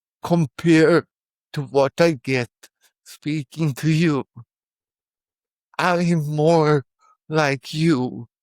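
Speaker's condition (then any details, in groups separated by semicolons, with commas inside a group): Cerebral palsy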